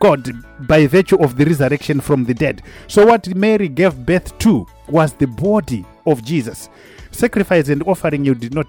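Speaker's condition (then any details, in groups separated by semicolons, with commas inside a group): No condition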